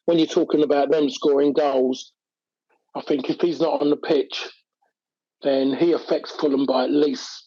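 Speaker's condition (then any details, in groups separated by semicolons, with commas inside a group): No condition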